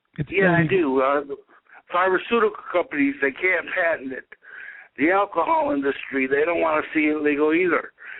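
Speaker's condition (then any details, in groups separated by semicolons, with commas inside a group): Cerebral palsy; able to speak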